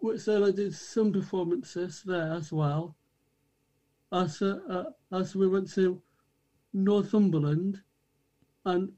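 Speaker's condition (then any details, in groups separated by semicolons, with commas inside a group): Down syndrome; from birth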